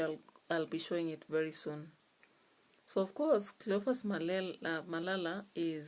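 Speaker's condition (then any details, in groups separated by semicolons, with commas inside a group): No condition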